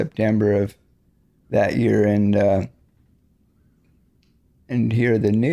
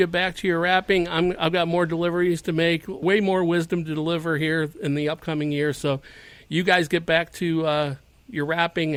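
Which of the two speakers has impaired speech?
The first: ALS; progressive, respiratory muscles weakened; diagnosed eight years ago.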